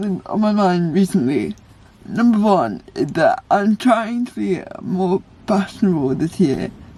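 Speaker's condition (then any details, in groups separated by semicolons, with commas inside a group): Cerebral palsy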